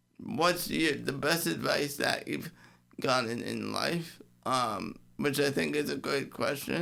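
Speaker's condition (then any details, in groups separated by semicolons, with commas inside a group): Cerebral palsy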